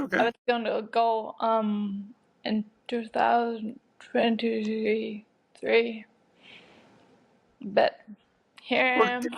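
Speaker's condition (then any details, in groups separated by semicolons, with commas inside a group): Multiple system atrophy; movement difficulty, no longer in speech therapy; speech first symptom, worsening, considering speech-generating device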